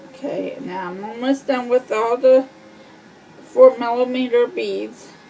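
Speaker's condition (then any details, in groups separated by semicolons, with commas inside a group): Cerebral palsy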